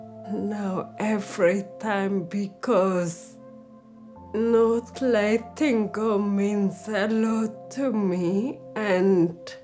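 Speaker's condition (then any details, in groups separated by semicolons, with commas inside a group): Brain injury; acquired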